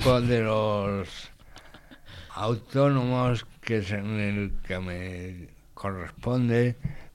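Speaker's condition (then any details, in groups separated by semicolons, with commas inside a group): Condition akin to cerebral palsy; acquired after age three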